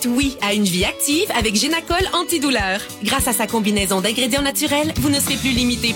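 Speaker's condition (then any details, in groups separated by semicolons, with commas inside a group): No condition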